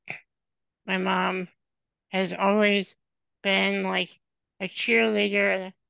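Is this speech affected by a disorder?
Yes: spinal muscular atrophy; progressive muscle weakness throughout body.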